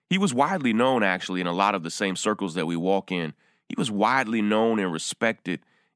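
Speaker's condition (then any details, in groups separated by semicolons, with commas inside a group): No condition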